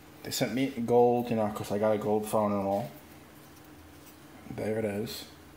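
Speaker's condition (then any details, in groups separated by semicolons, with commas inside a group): No condition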